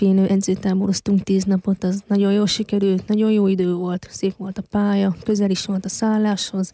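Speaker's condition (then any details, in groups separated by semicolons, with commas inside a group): Hearing loss since infancy; congenital, found at age one, device with surgery at 2.5, eight ear operations until age ten; wears hearing device, not allowed at deaf competitions, zero hearing without device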